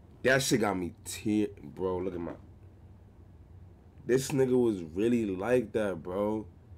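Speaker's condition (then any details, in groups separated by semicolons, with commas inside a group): No condition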